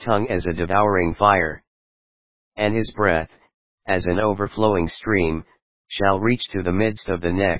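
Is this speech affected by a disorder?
No.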